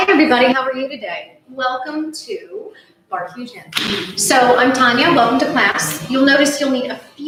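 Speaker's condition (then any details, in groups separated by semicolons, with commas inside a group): No condition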